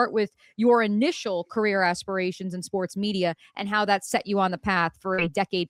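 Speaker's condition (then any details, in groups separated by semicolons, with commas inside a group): No condition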